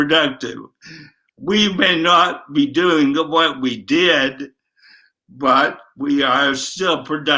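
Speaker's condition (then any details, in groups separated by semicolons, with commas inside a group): Traumatic brain injury, ataxic; tongue affected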